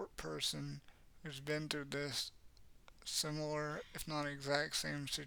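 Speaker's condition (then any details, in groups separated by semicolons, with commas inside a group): Cerebral palsy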